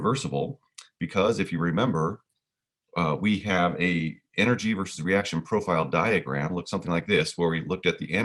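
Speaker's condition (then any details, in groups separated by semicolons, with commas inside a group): No condition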